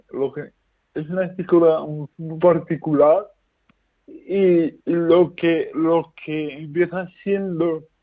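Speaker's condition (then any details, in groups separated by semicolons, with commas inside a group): Cerebral palsy; nervous system damage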